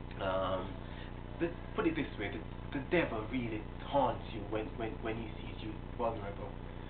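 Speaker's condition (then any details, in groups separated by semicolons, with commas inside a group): No condition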